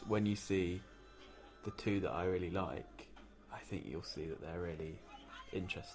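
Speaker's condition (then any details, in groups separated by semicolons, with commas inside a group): No condition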